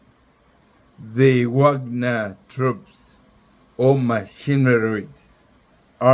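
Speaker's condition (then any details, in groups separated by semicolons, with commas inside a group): Speech impairment after surgeries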